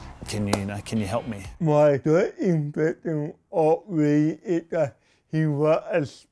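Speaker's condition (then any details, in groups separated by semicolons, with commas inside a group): Cerebral palsy; lack of oxygen at birth; adult; speech sometimes unclear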